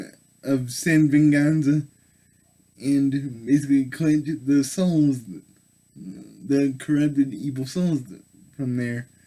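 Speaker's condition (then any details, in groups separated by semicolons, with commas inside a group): Cerebral palsy; affects all muscles; able to speak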